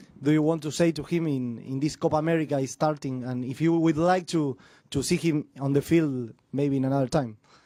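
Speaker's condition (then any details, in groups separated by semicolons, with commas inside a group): No condition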